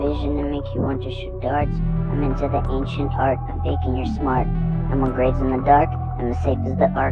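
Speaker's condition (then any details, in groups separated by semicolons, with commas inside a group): No condition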